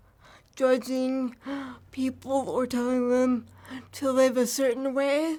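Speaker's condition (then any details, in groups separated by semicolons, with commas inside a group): Cerebral palsy; from birth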